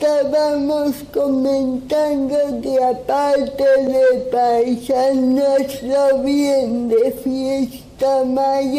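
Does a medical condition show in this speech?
Yes: cerebral palsy.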